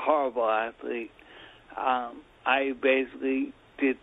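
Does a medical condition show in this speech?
Yes: ataxia; self-described disabled athlete, able to bike and climb.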